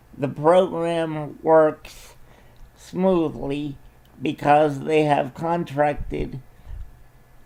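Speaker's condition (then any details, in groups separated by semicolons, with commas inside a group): Cerebral palsy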